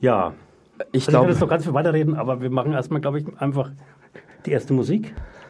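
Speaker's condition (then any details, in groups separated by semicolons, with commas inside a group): No condition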